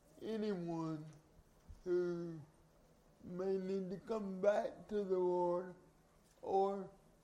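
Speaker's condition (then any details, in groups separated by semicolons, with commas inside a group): Cerebral palsy; carried everywhere by parents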